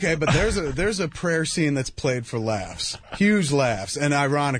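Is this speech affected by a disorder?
No.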